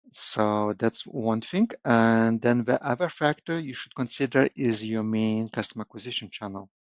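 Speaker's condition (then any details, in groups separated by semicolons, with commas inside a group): No condition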